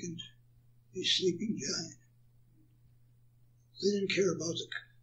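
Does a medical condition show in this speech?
Yes: Parkinson's.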